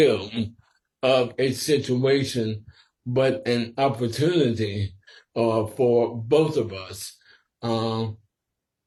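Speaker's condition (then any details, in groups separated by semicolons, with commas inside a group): Sporadic ALS; must speak slower and carefully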